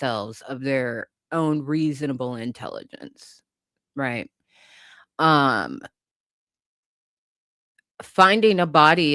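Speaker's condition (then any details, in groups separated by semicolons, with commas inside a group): No condition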